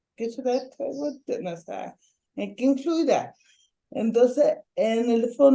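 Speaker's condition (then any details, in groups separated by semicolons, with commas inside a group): Ataxic cerebral palsy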